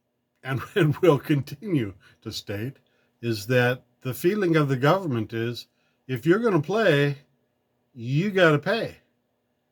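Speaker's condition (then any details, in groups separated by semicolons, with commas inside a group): No condition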